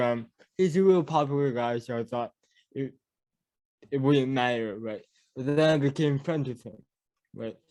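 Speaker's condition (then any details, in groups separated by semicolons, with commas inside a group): Cerebral palsy; mild speech impediment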